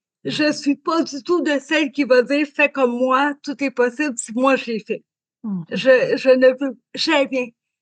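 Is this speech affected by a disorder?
Yes: cerebral palsy; spastic diplegic.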